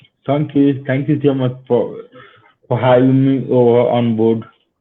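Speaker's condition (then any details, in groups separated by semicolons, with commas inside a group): Cerebral palsy; spastic type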